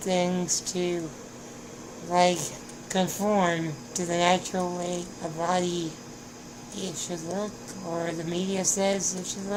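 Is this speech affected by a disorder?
Yes: spinal muscular atrophy.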